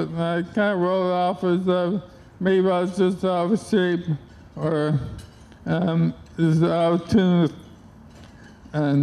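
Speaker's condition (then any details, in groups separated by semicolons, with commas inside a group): ALS; speech expected to be lost, relies on dictation software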